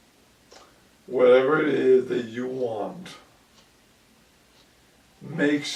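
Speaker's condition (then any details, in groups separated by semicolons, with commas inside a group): ALS; about 2 years since onset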